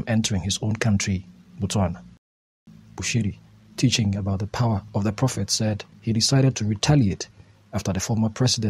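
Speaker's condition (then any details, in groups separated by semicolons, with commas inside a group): No condition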